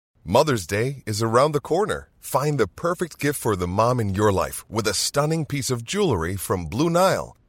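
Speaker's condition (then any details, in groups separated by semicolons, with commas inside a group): No condition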